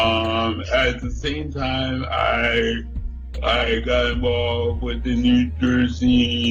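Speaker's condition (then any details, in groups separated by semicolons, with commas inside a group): Cerebral palsy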